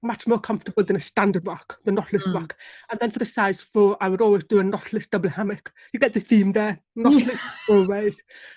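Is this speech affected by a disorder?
Yes: deafness; relies on lip reading.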